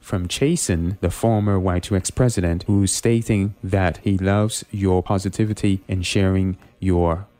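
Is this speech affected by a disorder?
No.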